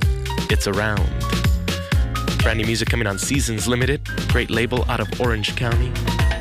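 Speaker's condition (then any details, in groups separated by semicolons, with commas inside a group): No condition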